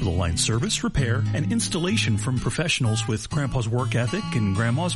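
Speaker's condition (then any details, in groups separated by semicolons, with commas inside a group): No condition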